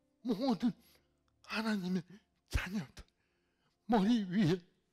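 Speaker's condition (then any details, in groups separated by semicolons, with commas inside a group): Cerebral palsy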